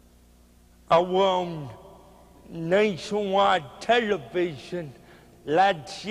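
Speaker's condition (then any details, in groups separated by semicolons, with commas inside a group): Cerebral palsy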